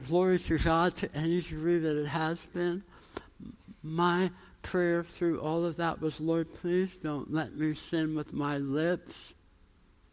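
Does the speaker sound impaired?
Yes: tongue cancer, jaw reconstruction, osteonecrosis of jaw after radiation; radiation-treated tongue cancer, titanium implants.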